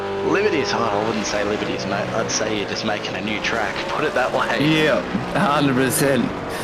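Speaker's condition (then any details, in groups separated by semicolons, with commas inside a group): No condition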